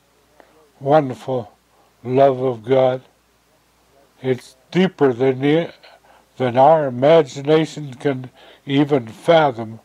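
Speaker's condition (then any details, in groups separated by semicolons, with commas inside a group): Stroke; convalescing at home after aneurysm surgery, could not walk for a while, even with walker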